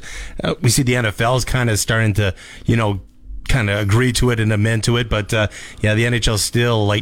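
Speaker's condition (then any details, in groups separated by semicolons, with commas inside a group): No condition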